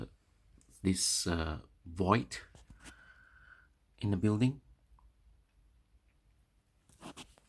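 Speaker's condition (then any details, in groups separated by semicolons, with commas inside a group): No condition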